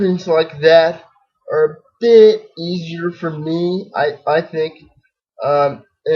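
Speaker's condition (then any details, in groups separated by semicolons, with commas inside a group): Cerebral palsy, spastic diplegia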